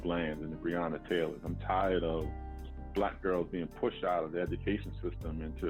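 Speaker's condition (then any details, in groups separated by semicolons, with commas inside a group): No condition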